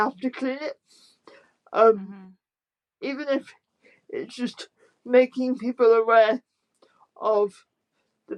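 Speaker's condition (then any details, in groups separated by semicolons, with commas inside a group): Spastic quadriplegic cerebral palsy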